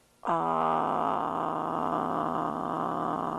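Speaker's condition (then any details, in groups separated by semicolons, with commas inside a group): Parkinson's disease; before LSVT LOUD therapy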